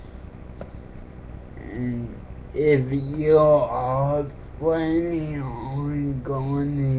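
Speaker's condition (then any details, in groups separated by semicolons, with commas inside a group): Cerebral palsy; affects speech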